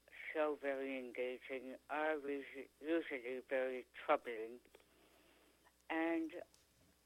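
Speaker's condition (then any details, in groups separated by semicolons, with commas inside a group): Tongue cancer; 3/4 tongue removed by dr. Oxford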